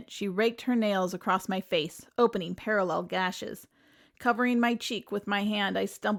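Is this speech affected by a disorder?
No.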